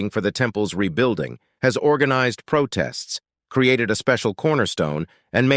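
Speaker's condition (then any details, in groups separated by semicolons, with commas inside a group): No condition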